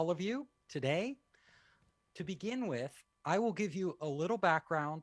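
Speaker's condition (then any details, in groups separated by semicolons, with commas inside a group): No condition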